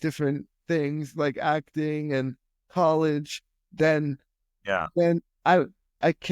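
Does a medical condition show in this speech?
Yes: spastic quadriplegic cerebral palsy.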